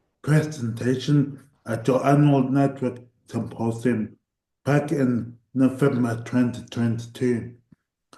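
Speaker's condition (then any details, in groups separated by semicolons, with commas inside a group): Cerebral palsy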